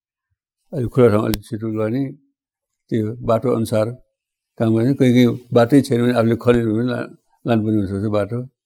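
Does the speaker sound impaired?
Yes: Parkinson's disease; elderly; small steps hard, legs sometimes won't lift, can't stride short distances, running and large movements fine, fall risk; slurred, jumbled speech, sometimes hard to understand, sometimes sounds fine, dry mouth.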